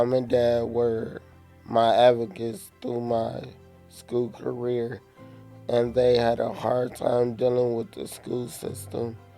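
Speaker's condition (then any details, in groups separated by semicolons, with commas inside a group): Cerebral palsy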